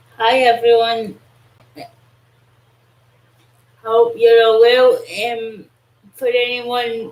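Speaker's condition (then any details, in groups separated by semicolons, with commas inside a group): Cerebral palsy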